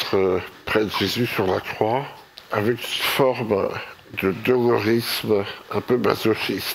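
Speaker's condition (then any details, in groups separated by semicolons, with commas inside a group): Myopathy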